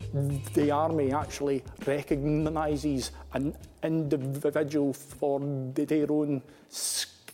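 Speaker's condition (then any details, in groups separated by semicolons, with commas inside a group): Stammer; stammer since at least young infantry recruit age, noticed by recruiting sergeant; stammer noticeable to listeners; repeated sounds, prolonged sounds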